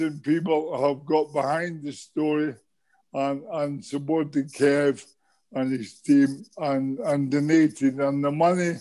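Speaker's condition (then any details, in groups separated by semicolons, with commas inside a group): MND; speaks well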